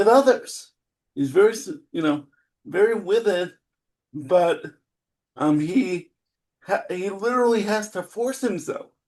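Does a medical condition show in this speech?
Yes: cerebral palsy; spastic type.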